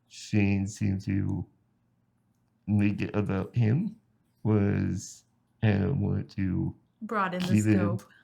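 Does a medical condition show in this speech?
Yes: spinal muscular atrophy.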